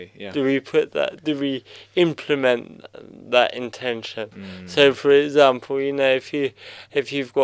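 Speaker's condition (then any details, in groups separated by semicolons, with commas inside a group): Cerebral palsy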